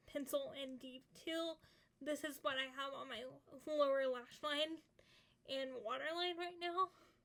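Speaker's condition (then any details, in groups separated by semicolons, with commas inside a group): Cerebral palsy, spastic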